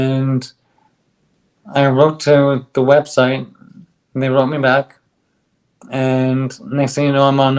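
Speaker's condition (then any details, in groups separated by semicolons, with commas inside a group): ALS; on drug, stronger bite, speaks better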